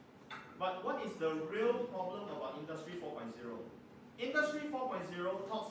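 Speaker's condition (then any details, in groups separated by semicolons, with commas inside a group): No condition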